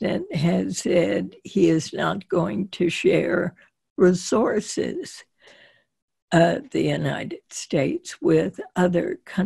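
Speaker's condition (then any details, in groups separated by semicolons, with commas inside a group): Spasmodic dysphonia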